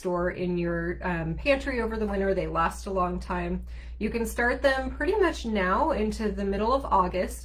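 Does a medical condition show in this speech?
No.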